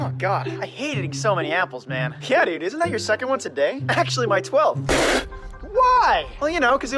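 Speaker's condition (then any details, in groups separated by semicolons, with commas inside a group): No condition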